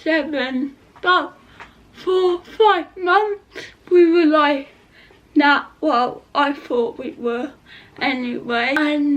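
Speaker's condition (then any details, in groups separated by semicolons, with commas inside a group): Cerebral palsy; not quadriplegic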